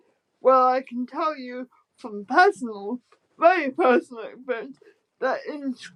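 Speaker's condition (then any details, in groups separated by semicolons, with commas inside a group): Spastic quadriplegic cerebral palsy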